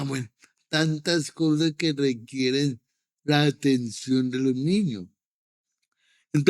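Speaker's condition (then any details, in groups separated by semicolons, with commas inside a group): Cerebral palsy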